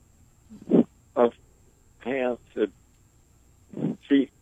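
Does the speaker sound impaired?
Yes: ALS; motor neuron destruction, progressive paralysis with sensation intact, nearly 20 years since onset; wheelchair user; barely able to speak.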